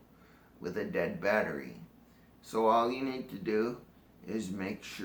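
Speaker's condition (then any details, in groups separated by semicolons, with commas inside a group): Cerebral palsy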